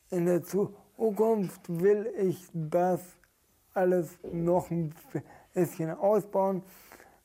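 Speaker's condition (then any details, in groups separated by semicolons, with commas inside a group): Stuttering; stuttering symptoms, also present during stage performances; blocks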